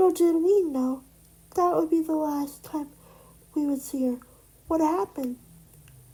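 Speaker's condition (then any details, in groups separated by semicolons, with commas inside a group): Cerebral palsy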